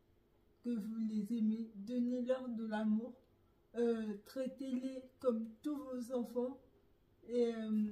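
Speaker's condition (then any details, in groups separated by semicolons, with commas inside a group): Neurological dystonia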